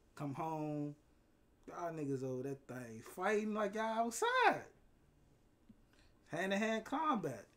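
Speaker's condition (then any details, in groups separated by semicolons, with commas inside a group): No condition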